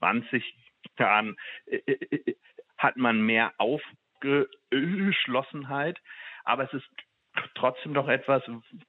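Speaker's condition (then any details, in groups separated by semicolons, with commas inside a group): Stuttering; stuttering since school age at least, no pain; uses personal tricks to manage stuttering; prolonged sounds, blocks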